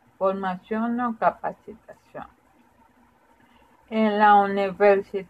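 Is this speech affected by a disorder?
Yes: hypotonic cerebral palsy; poor balance, difficulty walking, slow writing; difficulty speaking.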